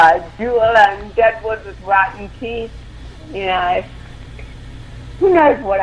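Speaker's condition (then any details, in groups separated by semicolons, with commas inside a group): Cerebral palsy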